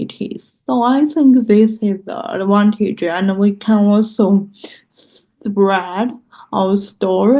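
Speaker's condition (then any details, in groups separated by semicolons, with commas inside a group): Cerebral palsy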